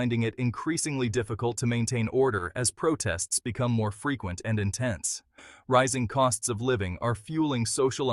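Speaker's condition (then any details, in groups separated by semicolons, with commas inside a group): No condition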